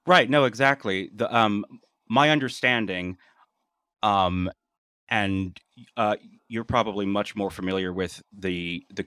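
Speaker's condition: Stutter; stutters and junk words to be left unedited in this episode; frequent stutters and junk words or phrases, at least half of editing time spent cutting them; prolonged sounds

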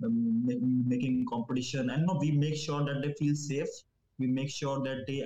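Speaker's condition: Stammering; began around age 10, linked to violent abusive father and childhood stress, considered not curable; no speech therapy or techniques, improving with more talking; used to stammer more in English than Hindi, few stutters in interview, stutter rarely noticeable; repeated sounds

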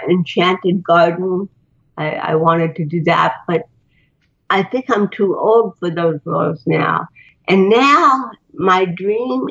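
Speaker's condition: Cerebral palsy; botox

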